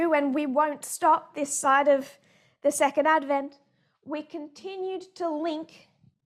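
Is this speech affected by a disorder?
No.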